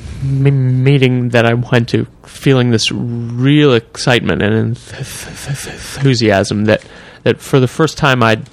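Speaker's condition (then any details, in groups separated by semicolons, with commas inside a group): Stuttering; adult stuttering since childhood, now age 26; finds this stuttering podcast setting more comfortable for speaking; repeated sounds, prolonged sounds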